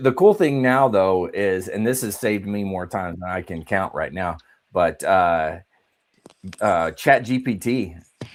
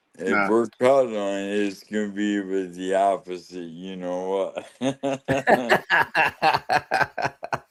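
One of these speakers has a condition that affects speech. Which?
The second: ALS; right side and left hand weakness, cane, leg brace; about six years since diagnosis, progressing, right-side weakness, worsening left hand, cane, medication; losing ability to talk and swallow.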